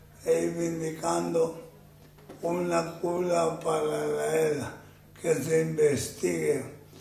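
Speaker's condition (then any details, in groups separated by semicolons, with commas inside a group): Amyotrophic lateral sclerosis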